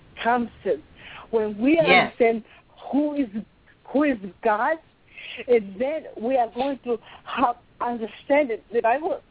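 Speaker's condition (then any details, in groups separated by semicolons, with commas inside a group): Cerebral palsy; from birth, affects movement, about 53 years since onset; talking as loud as able, voice hard to hear, asked to speak louder; quiet voice, limited loudness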